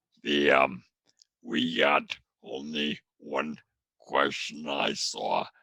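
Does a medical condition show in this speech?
Yes: traumatic brain injury.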